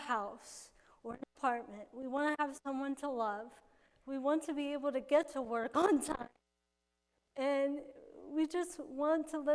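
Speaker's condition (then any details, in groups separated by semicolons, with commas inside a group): Cerebral palsy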